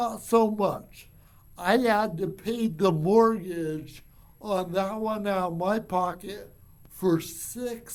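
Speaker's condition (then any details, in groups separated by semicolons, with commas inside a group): Cerebral palsy; from birth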